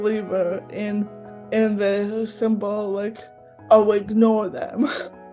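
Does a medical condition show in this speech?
Yes: cerebral palsy, mild.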